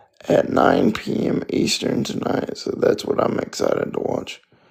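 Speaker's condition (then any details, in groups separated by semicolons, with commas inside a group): Spastic quadriplegic cerebral palsy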